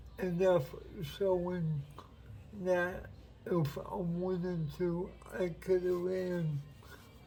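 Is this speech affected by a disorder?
Yes: cerebral palsy; uses wheelchair.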